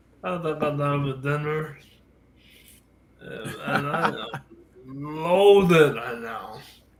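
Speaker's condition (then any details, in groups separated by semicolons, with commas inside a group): Cerebral palsy; from birth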